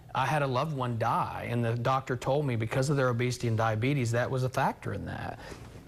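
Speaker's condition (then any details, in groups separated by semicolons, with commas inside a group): No condition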